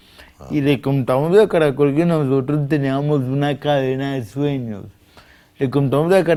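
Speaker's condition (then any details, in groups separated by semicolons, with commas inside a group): Cerebral palsy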